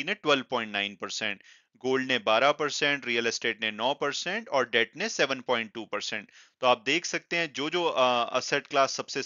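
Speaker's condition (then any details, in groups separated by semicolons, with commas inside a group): No condition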